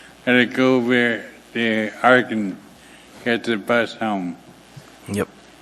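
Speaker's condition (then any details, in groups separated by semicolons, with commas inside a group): Traumatic brain injury; car accident; after car accident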